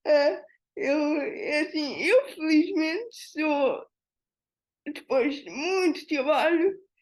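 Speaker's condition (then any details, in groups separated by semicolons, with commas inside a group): Cerebral palsy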